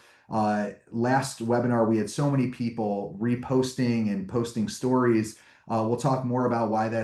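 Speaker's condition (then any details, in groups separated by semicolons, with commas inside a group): No condition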